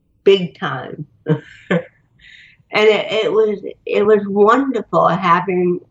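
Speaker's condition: Cerebral palsy; spinal cord and neck surgery

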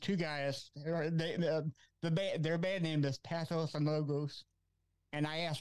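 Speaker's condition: Cerebral palsy; from birth, special education throughout school, learned slower; age 43

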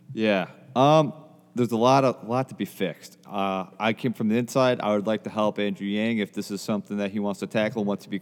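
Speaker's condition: No condition

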